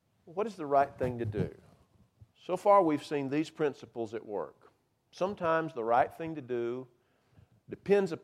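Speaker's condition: No condition

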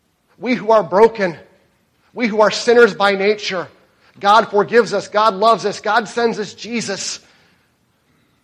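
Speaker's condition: No condition

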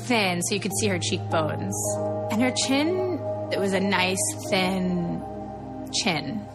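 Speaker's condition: No condition

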